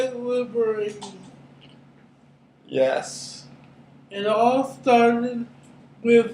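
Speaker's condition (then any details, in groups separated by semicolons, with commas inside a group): Cerebral palsy; brain injury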